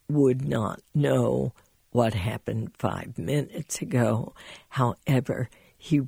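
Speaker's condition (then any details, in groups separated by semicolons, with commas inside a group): Spasmodic dysphonia; then off air until voice heals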